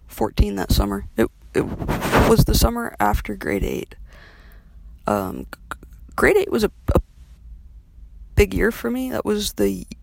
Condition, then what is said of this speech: Stuttering. It's nowhere near this bad when we record.